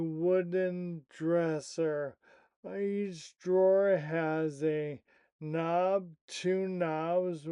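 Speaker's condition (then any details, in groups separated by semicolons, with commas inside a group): Primary lateral sclerosis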